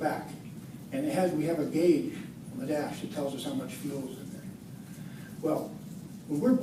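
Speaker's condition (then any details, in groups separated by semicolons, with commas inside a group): No condition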